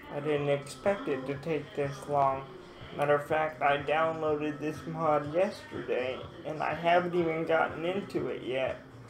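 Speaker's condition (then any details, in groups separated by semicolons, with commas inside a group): Cerebral palsy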